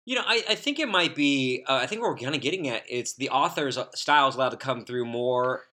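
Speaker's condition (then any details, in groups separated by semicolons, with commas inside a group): No condition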